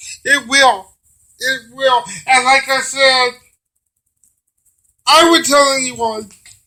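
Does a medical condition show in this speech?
Yes: cerebral palsy; brain damage.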